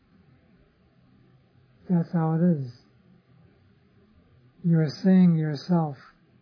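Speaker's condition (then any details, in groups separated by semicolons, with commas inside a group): Parkinson's disease; others offer remedies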